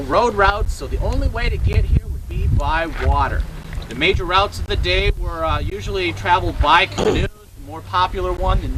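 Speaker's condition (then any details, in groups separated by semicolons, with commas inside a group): No condition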